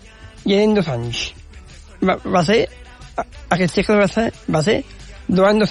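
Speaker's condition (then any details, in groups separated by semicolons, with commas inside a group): Down syndrome; adult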